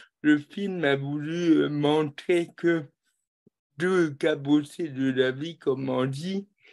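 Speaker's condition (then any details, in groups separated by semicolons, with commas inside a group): Cerebral palsy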